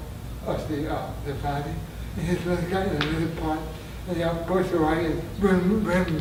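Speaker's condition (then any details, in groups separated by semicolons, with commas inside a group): Traumatic brain injury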